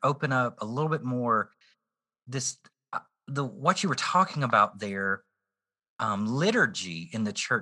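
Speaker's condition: No condition

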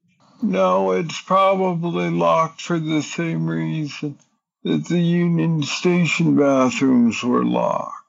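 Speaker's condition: Parkinson's disease, young-onset

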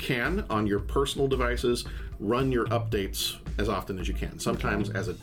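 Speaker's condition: No condition

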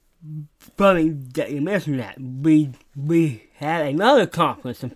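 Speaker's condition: Down syndrome

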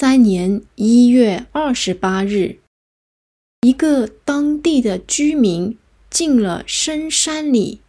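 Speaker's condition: No condition

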